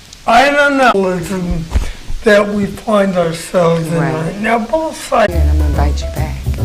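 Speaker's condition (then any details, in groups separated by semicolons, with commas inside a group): Cerebral palsy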